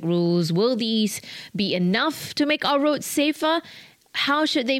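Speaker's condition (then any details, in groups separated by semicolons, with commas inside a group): No condition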